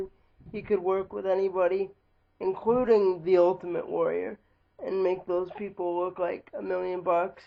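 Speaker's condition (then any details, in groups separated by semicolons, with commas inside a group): Cerebral palsy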